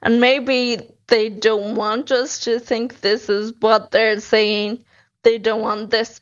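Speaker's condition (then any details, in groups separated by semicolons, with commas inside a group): Friedreich's ataxia; drug treatment refused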